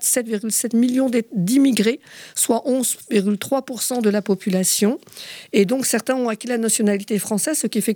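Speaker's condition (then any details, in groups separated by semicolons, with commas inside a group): No condition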